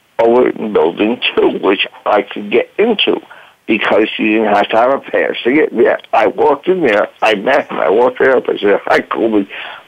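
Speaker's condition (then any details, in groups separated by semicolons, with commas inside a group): Voice box damage from tracheostomy; fire at 30, medic's trach tube damaged voice box, traumatic brain injury, 1-2 week coma; about 35 years since injury, past therapy and psychiatrists; lasting physical voice challenge from damaged voice box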